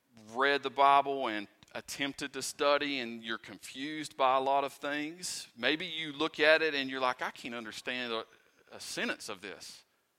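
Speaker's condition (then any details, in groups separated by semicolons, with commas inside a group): No condition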